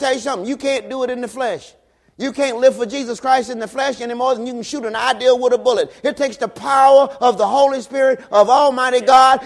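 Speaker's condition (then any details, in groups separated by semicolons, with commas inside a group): No condition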